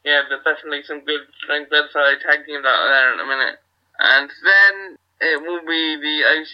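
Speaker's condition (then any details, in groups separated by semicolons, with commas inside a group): Cerebral palsy; wheelchair user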